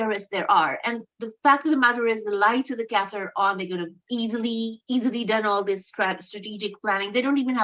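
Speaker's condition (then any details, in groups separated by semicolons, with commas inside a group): No condition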